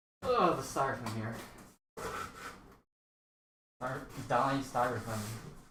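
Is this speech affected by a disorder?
No.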